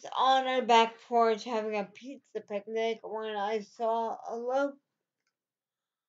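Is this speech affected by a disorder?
Yes: cerebral palsy.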